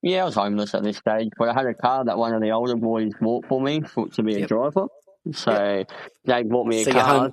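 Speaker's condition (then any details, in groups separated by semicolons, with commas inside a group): Cleft palate; congenital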